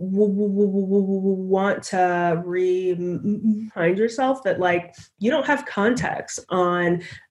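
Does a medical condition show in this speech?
Yes: stuttering; described as a speech impediment; has a slight cold during the recording; stutters on stage and on camera; here prolonged sounds, blocks.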